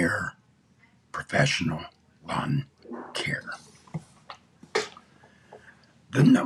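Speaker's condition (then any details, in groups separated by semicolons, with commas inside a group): Throat cancer; tracheostomy tube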